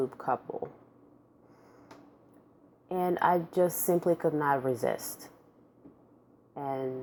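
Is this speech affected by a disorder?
No.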